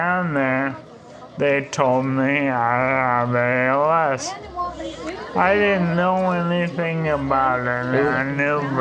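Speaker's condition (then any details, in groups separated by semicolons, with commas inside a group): ALS; talks with struggle, tongue feels fat, little speech after 5pm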